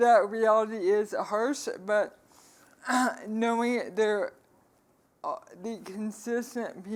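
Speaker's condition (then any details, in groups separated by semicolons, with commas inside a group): ALS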